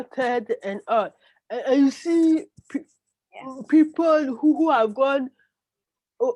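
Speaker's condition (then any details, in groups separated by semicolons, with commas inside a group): Cerebral palsy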